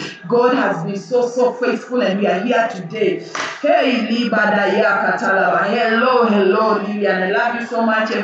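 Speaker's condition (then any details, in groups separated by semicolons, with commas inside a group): No condition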